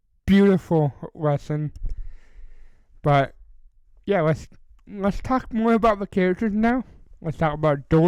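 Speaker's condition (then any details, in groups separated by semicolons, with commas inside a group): Cerebral palsy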